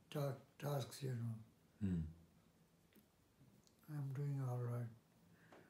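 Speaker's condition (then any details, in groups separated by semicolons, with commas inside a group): Parkinson's; 1 week after high dose thiamine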